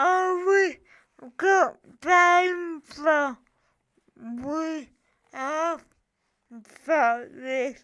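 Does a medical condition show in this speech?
Yes: cerebral palsy; from birth.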